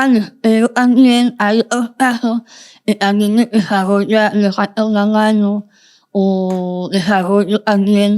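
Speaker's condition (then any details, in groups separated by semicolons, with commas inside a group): Moebius syndrome, congenital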